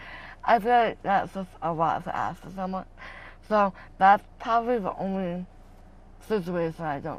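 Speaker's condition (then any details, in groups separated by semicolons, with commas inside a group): Brain tumor surgery; posterior brain tumor surgery, cranial nerve damage to vocal cords, tongue; uses AI voice app; lost voice after surgery, types messages for app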